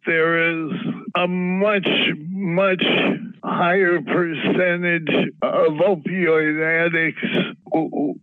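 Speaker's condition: Parkinson's disease

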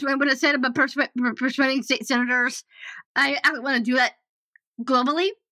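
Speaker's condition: Down syndrome; extra copy of 21st chromosome

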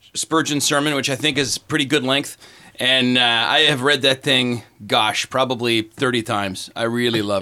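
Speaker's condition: No condition

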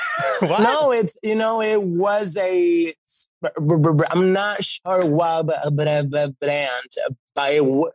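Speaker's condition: Stutter; fluent when singing; repeated sounds, prolonged sounds

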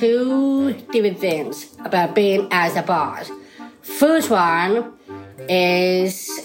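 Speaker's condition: Down syndrome; congenital

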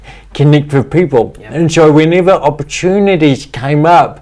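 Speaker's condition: Cerebral palsy; speech impediment, talks funny

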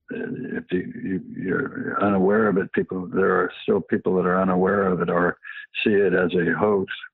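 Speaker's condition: Parkinson's disease

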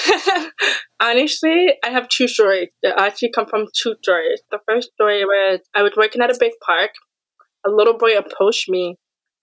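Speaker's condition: Deafness; acquired deafness, onset age four

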